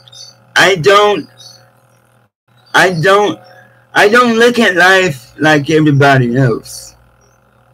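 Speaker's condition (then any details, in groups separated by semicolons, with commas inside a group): Cerebral palsy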